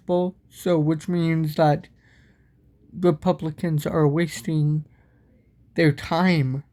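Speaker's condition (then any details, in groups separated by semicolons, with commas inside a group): Cerebral palsy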